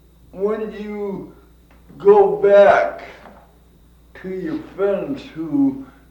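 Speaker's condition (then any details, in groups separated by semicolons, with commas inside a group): Cerebral palsy; from birth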